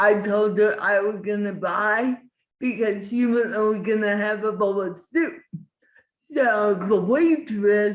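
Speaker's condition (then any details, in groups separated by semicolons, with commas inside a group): Cerebral palsy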